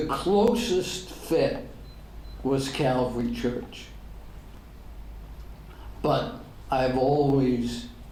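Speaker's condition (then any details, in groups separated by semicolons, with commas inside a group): ALS; degenerative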